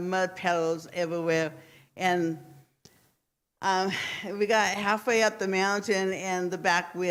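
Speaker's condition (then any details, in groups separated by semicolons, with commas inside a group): Cerebral palsy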